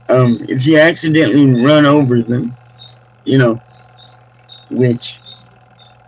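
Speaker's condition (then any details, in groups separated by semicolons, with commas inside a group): Cerebral palsy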